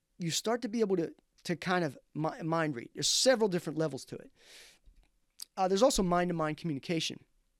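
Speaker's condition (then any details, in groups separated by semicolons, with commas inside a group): No condition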